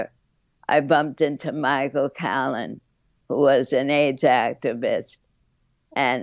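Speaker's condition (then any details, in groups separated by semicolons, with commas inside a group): Parkinsonism from lyme disease; caused by Lyme disease; Lyme diagnosed 2 years ago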